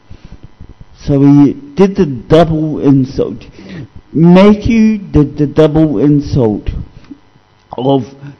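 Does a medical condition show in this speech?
Yes: cerebral palsy; discovered at age 2.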